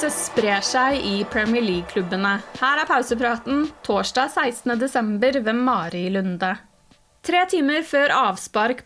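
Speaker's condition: No condition

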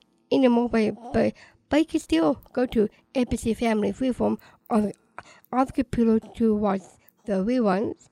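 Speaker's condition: Down syndrome

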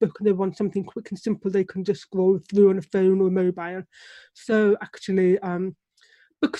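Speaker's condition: Deafness; relies on lip reading

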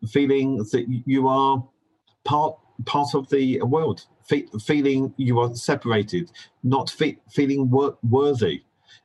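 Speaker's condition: Stammer; possibly linked to hearing difficulties from illness in first 3 or 4 years, affecting language; repeated sounds, repeated words

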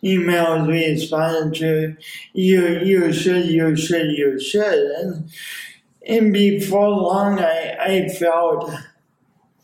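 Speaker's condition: Speech impediment; pronounced speech impediment

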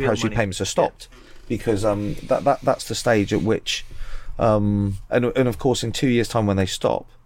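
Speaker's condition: No condition

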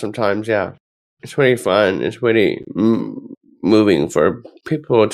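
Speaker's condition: Down syndrome; from birth

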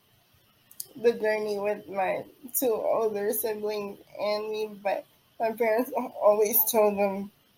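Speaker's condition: Cerebral palsy; attended early intervention therapy

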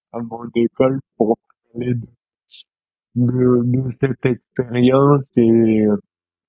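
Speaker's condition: Dystonia; present since birth

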